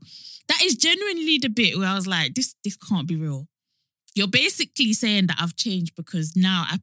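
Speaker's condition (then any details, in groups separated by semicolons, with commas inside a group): No condition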